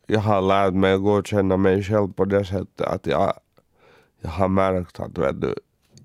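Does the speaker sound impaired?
Yes: cerebral palsy; congenital, born two months premature at 1.69 kg, electric wheelchair user.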